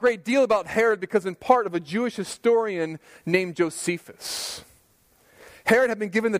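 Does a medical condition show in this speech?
No.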